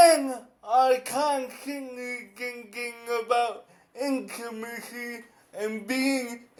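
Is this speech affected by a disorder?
Yes: cerebral palsy; affects whole body.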